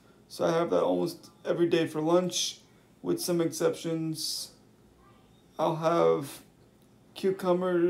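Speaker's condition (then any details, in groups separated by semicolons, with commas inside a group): Cerebral palsy; wheelchair user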